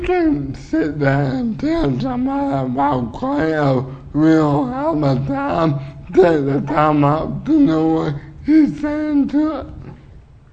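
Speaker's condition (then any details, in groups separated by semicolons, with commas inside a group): Cerebral palsy; 15 minutes without breathing, oxygen lack damaged left brain, uses wheelchair, body constantly fights back; speech a little unclear; a little difficult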